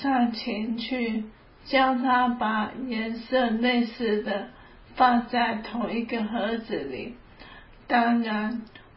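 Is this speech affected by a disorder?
Yes: ALS; onset about three years ago, hand muscle atrophy starting right hand, left hand over a year later; progressive loss of abilities, weak right fingers, cannot type or write, cannot pull zippers.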